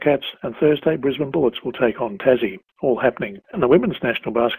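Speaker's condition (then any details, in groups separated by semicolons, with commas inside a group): No condition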